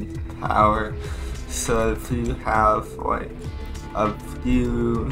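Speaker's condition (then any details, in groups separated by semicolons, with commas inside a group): Cerebral palsy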